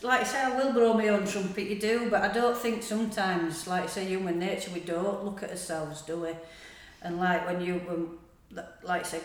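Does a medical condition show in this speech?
No.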